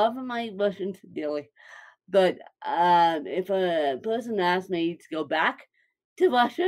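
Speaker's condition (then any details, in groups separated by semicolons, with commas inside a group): Cerebral palsy, mixed, moderate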